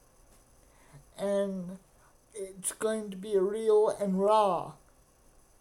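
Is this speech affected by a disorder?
Yes: cerebral palsy; wheelchair user.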